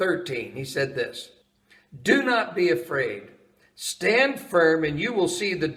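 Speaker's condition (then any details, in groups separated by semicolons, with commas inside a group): No condition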